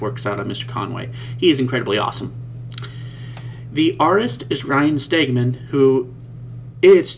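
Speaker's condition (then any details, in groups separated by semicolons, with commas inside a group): No condition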